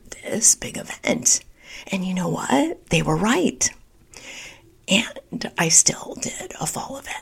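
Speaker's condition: Spasmodic dysphonia; diagnosed seven months ago

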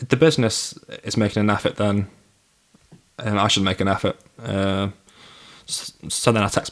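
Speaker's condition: Stammer; past exposure therapy, 10-week CBT course from age 22; stammers more when nervous, pauses before answering, avoids phone use, no stammer in inner monologue; repeated sounds, prolonged sounds

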